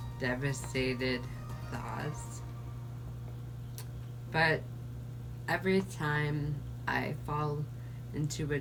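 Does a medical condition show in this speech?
Yes: ALS.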